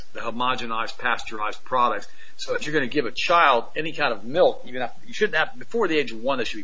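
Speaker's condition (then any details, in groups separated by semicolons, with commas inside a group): No condition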